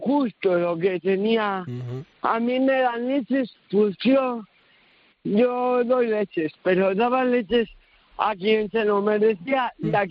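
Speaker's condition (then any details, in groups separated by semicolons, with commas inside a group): Cerebral palsy; diagnosed years later after MRI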